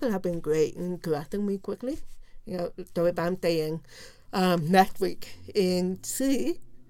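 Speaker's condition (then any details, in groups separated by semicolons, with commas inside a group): Profound deafness; no cochlear implant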